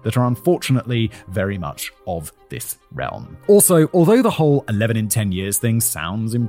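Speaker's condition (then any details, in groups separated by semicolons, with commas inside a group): No condition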